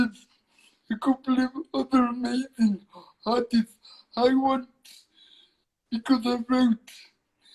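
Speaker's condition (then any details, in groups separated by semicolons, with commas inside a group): Cerebral palsy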